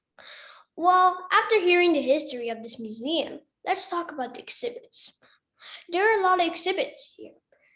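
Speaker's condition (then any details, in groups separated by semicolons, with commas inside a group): No condition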